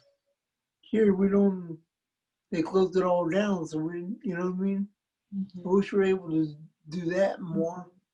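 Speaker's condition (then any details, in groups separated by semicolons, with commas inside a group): Cerebral palsy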